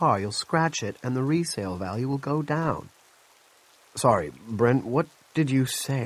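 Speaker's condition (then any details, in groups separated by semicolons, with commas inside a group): No condition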